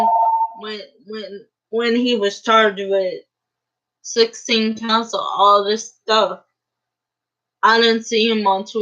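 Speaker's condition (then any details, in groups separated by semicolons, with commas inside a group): Cerebral palsy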